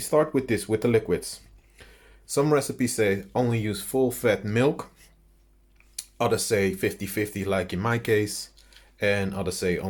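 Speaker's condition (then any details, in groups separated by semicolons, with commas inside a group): No condition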